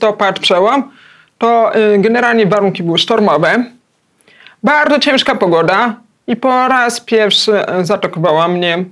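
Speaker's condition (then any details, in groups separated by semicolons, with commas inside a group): Hard of hearing, cochlear implant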